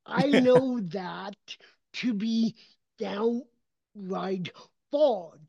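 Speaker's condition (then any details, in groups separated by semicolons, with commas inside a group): Cerebral palsy, mild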